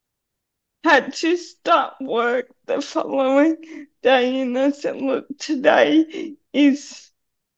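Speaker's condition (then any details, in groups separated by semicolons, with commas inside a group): Cerebral palsy; needs hand to hold on steep stairs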